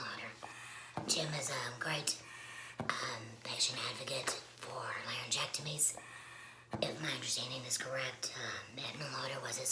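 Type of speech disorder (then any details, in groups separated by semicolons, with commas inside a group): Speech with a voice prosthesis; laryngectomy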